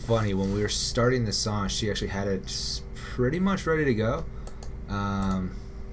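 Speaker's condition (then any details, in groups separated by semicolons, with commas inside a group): No condition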